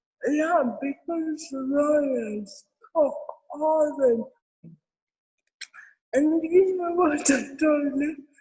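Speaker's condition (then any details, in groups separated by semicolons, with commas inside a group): Cerebral palsy; from birth, medical negligence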